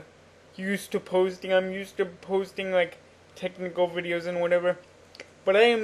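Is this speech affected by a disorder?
Yes: cerebral palsy.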